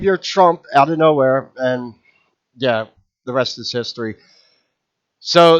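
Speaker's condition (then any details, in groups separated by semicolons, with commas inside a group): No condition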